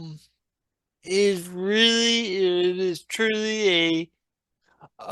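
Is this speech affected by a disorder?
Yes: traumatic brain injury.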